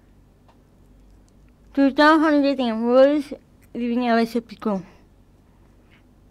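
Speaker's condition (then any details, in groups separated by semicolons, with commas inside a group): Cerebral palsy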